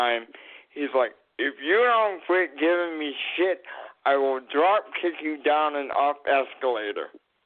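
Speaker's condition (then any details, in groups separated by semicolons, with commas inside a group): Cerebral palsy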